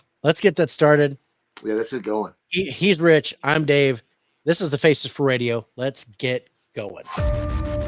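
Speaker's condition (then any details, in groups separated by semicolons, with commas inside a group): No condition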